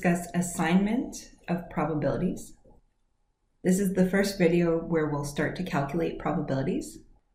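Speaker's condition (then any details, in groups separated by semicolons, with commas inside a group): No condition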